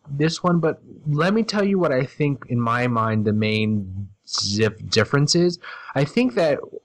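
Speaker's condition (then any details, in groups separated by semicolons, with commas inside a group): No condition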